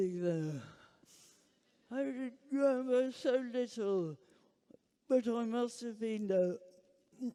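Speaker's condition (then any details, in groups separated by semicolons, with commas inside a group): Huntington's disease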